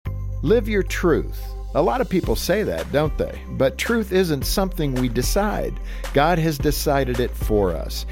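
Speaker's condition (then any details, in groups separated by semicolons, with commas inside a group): No condition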